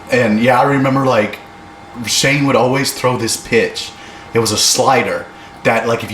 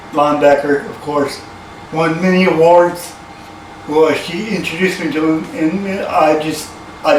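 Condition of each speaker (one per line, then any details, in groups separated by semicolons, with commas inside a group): No condition
Cerebral palsy; from birth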